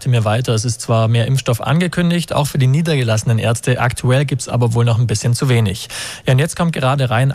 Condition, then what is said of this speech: No condition.